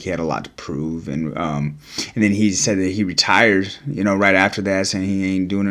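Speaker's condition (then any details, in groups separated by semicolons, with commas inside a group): No condition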